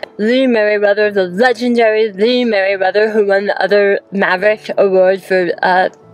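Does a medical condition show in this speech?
Yes: hemi-glossectomy for oral cancer.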